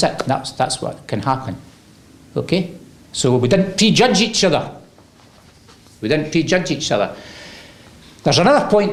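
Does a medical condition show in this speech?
No.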